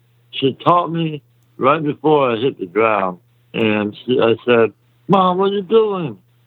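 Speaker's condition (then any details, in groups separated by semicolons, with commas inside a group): Muscular dystrophy; congenital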